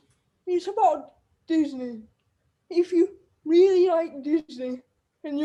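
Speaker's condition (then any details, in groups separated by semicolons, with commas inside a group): Cerebral palsy; wheelchair user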